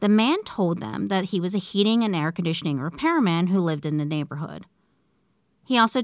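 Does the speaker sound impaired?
No.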